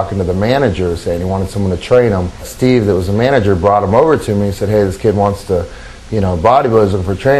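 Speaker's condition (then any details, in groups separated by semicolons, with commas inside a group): No condition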